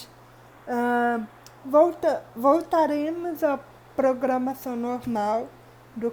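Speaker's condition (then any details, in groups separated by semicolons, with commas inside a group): Cerebral palsy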